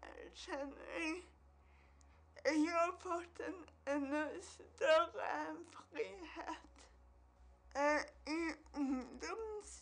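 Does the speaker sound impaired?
Yes: cerebral palsy; onset at birth.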